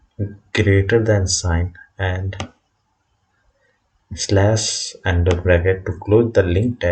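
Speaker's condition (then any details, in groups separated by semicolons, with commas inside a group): No condition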